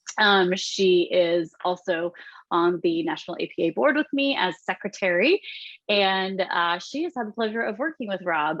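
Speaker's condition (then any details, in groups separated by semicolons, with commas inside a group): No condition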